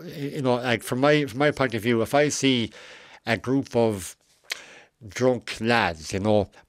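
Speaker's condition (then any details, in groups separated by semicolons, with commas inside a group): Cleft lip and palate; congenital cleft lip and palate, facial difference, operations from early childhood, last surgery at age 17, deviated septum; adult, age 41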